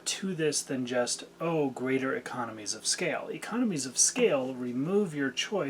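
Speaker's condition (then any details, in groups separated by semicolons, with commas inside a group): No condition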